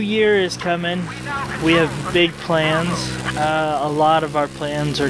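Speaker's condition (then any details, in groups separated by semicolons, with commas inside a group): No condition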